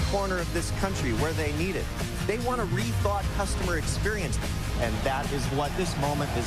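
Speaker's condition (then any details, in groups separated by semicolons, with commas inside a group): No condition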